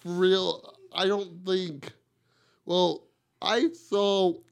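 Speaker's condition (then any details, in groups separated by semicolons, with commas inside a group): Cerebral palsy; wheelchair user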